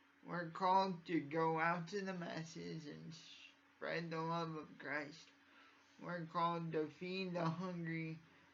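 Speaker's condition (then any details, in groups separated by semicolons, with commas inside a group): Cerebral palsy; from birth, uses wheelchair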